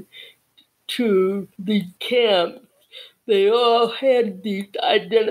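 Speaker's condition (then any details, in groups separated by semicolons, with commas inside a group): Cerebral palsy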